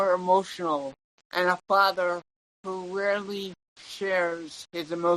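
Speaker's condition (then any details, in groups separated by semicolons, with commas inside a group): Cerebral palsy; tongue and legs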